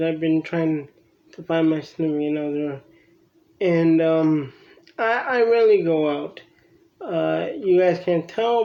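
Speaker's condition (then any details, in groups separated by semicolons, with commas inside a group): Cerebral palsy; from birth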